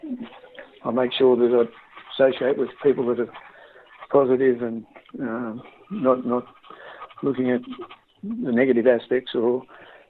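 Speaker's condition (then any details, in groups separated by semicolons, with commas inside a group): Parkinson's disease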